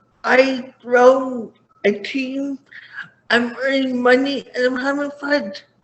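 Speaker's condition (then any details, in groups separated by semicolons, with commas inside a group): Cerebral palsy; did not talk until about age five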